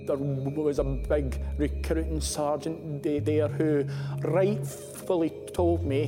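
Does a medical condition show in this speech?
Yes: stammer; stammer since at least young infantry recruit age, noticed by recruiting sergeant; stammer noticeable to listeners; here prolonged sounds.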